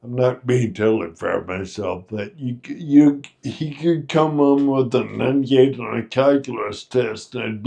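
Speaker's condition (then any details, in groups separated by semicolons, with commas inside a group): Friedreich's ataxia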